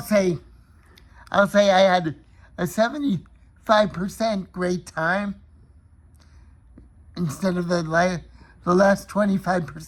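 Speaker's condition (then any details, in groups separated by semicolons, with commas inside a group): Cerebral palsy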